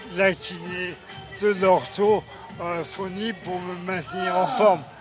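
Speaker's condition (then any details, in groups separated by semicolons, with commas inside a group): ALS (Charcot disease); rehabilitation, core strengthening and stretching exercises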